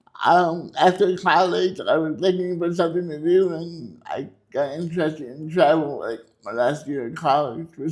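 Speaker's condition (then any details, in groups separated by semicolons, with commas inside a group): Cerebral palsy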